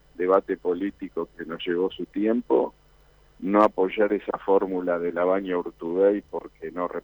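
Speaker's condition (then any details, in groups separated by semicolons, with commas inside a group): No condition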